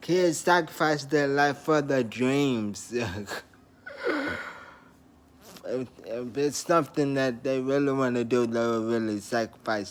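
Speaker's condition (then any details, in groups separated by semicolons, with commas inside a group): Traumatic brain injury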